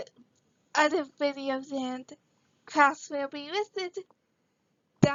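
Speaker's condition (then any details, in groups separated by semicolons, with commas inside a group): Cerebral palsy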